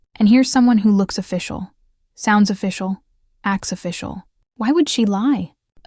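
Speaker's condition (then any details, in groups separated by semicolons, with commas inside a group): No condition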